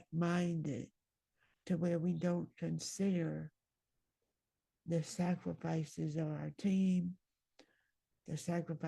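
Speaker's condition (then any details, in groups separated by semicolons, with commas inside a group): Myasthenia gravis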